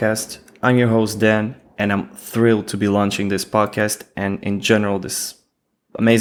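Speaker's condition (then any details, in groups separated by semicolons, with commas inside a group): No condition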